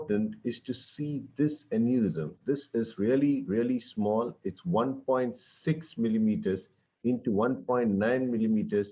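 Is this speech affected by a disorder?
No.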